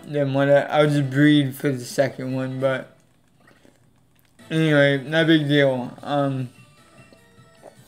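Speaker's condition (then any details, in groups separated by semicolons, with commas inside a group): Cerebral palsy; affects legs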